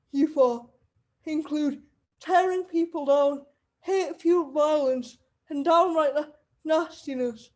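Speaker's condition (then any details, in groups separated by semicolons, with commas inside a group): Cerebral palsy; wheelchair user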